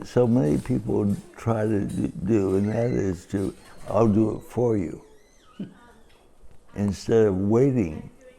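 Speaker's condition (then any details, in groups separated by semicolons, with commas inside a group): Cerebral palsy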